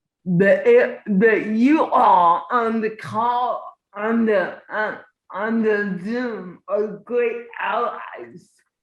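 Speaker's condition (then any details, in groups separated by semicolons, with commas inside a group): Cerebral palsy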